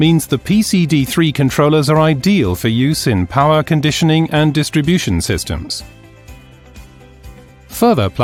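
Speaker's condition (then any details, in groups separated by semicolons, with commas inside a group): No condition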